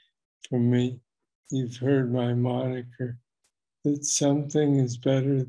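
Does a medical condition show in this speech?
Yes: Parkinson's disease; voice is a weak point.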